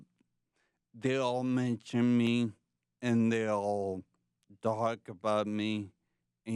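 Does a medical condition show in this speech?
Yes: traumatic brain injury from tumour.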